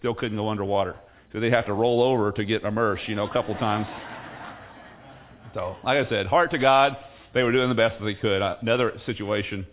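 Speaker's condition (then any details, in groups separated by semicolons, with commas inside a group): No condition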